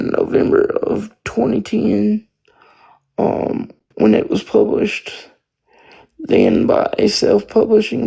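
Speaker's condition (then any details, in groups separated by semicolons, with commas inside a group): Spastic quadriplegic cerebral palsy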